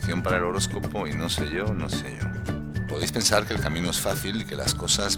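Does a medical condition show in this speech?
No.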